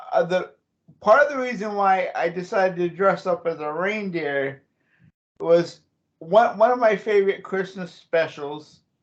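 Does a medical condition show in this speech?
Yes: cerebral palsy; since childhood.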